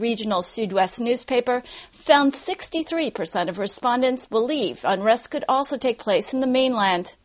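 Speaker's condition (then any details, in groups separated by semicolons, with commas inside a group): No condition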